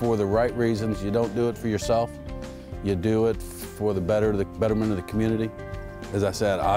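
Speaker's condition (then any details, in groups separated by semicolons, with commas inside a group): No condition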